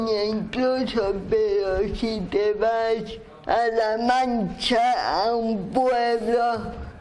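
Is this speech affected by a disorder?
Yes: cerebral palsy; speaks with difficulty.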